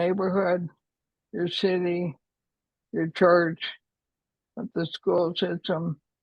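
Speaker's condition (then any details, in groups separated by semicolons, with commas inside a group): ALS; affects hands and voice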